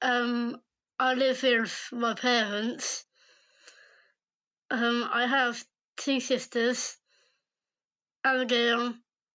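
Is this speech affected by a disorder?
Yes: Down syndrome.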